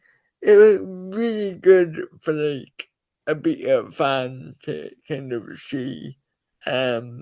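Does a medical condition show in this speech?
Yes: cerebral palsy.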